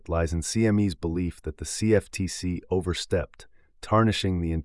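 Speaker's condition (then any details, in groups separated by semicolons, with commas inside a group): No condition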